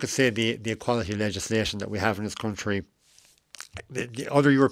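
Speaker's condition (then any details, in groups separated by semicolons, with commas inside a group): Cleft lip and palate; adult, age 41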